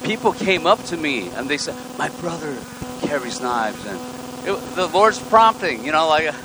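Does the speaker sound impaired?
No.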